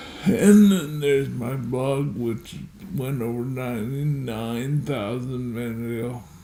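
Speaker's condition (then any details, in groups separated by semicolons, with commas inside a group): Multiple sclerosis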